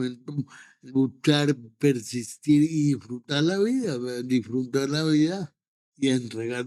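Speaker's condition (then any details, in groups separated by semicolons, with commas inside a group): Cerebral palsy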